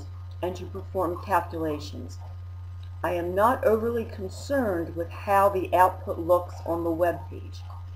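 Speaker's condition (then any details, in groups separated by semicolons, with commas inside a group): No condition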